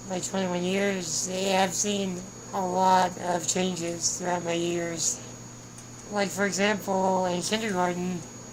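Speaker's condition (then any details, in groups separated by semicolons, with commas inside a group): Spinal muscular atrophy; ventilator, no oral eating since age 4, secretions suctioned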